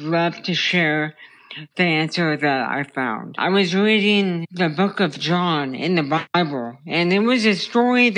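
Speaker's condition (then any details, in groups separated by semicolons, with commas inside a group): Brain stem tumor; childhood onset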